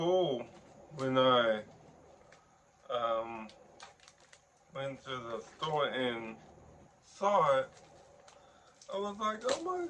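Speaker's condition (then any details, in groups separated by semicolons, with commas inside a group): Ataxic cerebral palsy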